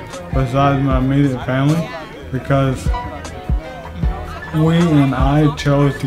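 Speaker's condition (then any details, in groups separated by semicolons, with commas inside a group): ALS; leg onset, speech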